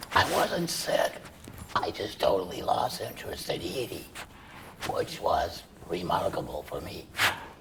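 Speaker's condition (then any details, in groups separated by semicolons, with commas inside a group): Laryngectomy for laryngeal cancer; total laryngectomy, neck stoma, prior tumor surgeries, chemoradiation; radiation fibrosis, neck muscle cramps, little throat feeling; natural voice lost, swallowing difficulty, throat narrowing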